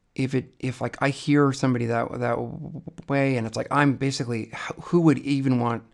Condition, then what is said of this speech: Stuttering. So in many regards, my stuttering is actually became permanently worse after that, and I'm still kind of like having to process that.